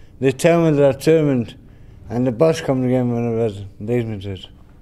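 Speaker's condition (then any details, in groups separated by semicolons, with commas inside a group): Brain injury; mild speech impediment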